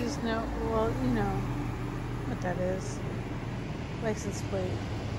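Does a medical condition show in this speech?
No.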